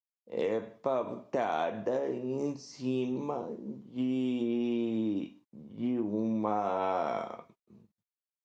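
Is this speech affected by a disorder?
Yes: cerebral palsy; present from birth, uneventful pregnancy, nurse induced a dose during delivery.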